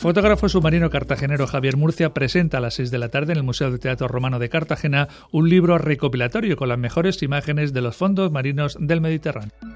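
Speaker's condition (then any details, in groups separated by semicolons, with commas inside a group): No condition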